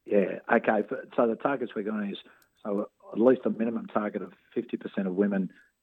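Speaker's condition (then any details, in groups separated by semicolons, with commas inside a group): No condition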